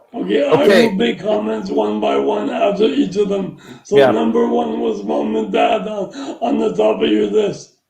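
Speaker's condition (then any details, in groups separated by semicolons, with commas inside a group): Traumatic brain injury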